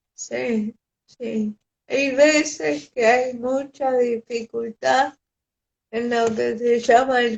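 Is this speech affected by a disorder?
Yes: cerebral palsy; respiratory arrest at birth.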